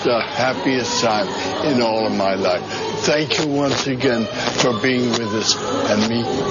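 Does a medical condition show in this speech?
Yes: stroke; stroke last year, left in bad shape; about one year since stroke, self-taught to walk and talk again; not perfect but improving.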